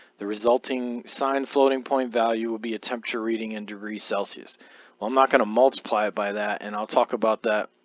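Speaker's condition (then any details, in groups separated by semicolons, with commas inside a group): No condition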